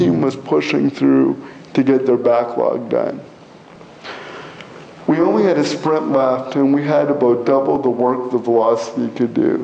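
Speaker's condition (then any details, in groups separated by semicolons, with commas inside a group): Cerebral palsy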